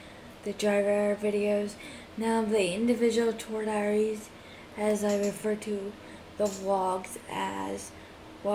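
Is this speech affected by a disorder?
Yes: cerebral palsy.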